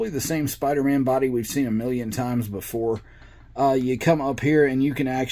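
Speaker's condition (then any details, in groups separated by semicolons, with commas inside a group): No condition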